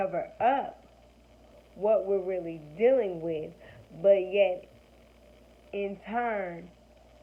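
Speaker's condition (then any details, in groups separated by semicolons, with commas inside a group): Cerebral palsy, spastic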